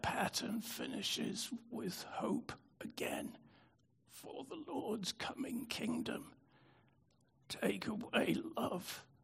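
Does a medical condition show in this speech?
Yes: spasmodic dystonia; affected voice, likened to Robert Kennedy Jr.'s voice.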